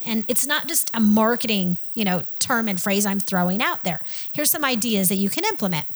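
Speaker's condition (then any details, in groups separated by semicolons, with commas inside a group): No condition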